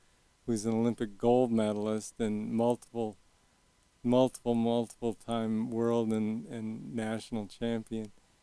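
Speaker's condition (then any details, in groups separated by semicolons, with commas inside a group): Young onset Parkinson's disease; deep brain stimulation surgery at Stanford 3 years ago, constant current, symptoms well managed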